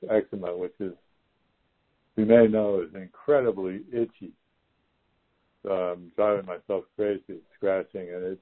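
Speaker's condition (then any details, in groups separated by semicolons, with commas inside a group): Parkinson's disease; stem cell infusions in Houston, infusions finished, assessment due in september; infusion therapy trial in Houston, possible placebo, large motor symptoms improved within 24 hours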